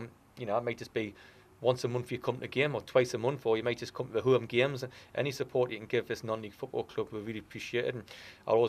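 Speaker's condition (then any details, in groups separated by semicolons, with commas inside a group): No condition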